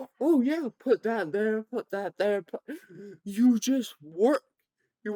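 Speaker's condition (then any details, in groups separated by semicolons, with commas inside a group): Cerebral palsy; present from birth, severe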